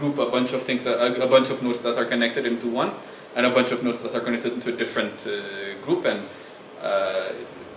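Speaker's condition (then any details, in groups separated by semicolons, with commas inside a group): No condition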